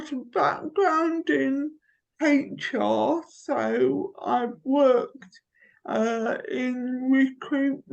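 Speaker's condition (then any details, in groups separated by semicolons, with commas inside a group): Cerebral palsy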